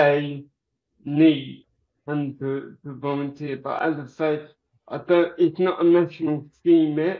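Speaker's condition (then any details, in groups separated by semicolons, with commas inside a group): Cerebral palsy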